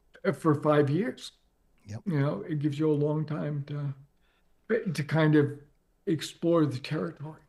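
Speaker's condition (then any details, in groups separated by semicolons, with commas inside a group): ALS; progressive, onset leg, spread to core, arms, hands, neck; 4.5 years since diagnosis, paralyzed below mid-throat, ventilator, powered wheelchair, near end stage; difficulty speaking and breathing, ventilator inflates lungs for voice, eye-tracking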